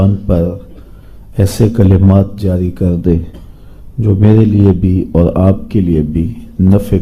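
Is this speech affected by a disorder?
No.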